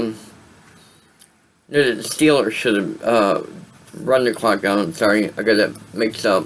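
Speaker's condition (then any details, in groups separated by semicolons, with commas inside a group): Cerebral palsy; voice sound affected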